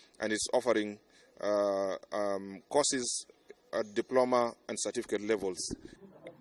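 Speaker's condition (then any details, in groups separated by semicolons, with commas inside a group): No condition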